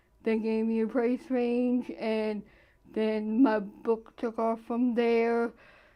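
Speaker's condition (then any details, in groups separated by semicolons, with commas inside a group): Cerebral palsy; present from birth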